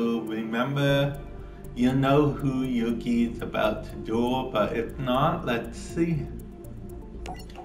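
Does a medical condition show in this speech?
Yes: cerebral palsy.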